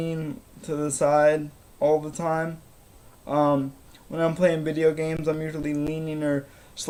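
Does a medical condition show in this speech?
Yes: cerebral palsy.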